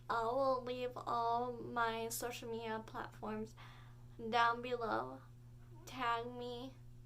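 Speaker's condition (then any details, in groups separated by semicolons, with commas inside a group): Cerebral palsy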